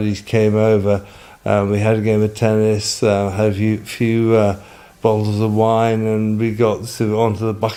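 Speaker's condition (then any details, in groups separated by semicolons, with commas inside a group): Motor neurone disease; affects mouth region; about three years since diagnosis, terminal; speech difficulties, swallowing and breathing extremely difficult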